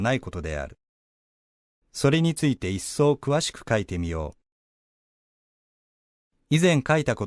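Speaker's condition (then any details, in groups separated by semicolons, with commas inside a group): No condition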